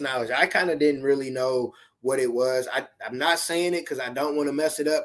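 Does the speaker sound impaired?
No.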